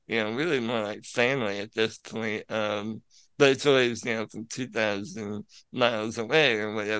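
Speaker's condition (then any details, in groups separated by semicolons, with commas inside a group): Spinal muscular atrophy; wheelchair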